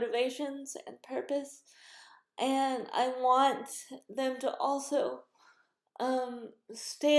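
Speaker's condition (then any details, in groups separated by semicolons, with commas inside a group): Cerebral palsy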